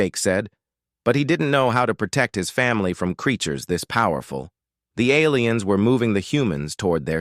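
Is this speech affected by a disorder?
No.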